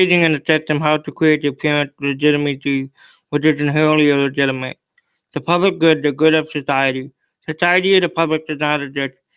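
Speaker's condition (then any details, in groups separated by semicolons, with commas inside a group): Cerebral palsy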